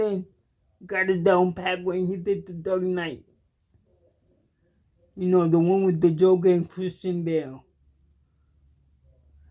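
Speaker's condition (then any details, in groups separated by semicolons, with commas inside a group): Cerebral palsy; cannot walk, uses wheelchair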